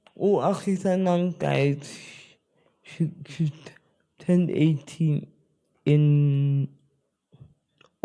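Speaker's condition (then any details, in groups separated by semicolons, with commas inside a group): Spastic cerebral palsy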